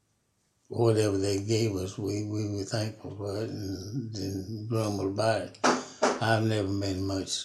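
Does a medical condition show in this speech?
Yes: Parkinson's disease; never broken a bone.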